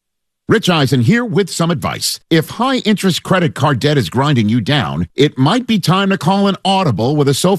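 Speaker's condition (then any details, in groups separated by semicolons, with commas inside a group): No condition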